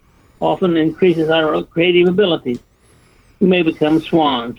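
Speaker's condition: Parkinson's disease; says people with Parkinson's, including himself, are slow, sometimes talk funny, sometimes slobber

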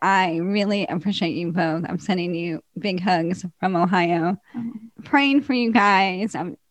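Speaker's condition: ALS; progressive

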